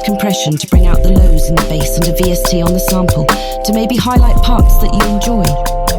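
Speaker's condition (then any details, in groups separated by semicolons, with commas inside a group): No condition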